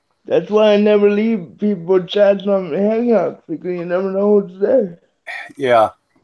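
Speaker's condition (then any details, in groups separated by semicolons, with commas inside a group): Cerebral palsy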